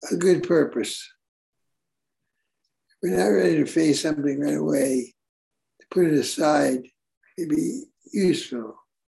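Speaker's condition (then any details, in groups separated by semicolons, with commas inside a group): Parkinson's; on Parkinson's medication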